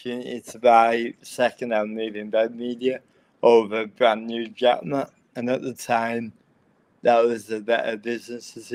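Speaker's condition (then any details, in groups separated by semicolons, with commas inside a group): Cerebral palsy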